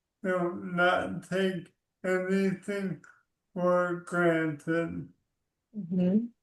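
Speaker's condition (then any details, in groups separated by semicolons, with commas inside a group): ALS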